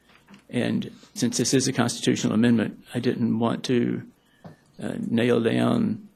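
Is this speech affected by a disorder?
Yes: Parkinson's; may stumble over words.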